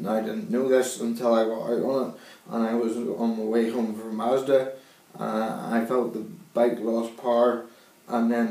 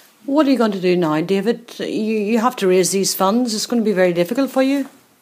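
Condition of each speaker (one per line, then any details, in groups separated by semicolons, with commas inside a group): Cerebral palsy
No condition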